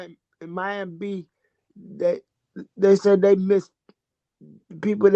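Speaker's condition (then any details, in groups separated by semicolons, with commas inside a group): Cerebral palsy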